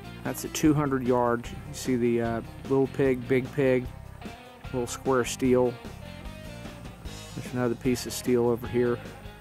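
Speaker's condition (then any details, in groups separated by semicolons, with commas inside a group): No condition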